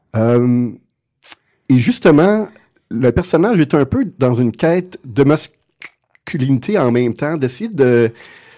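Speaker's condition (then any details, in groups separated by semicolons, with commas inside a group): Stuttering; lifelong stuttering, genetic component; often cannot get words out, a wall to get through each time speaking; blocks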